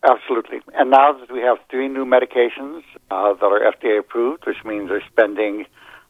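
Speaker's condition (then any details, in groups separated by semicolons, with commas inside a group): No condition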